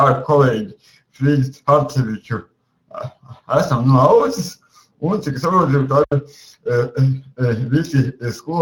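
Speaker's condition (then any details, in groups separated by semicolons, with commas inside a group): Cerebral palsy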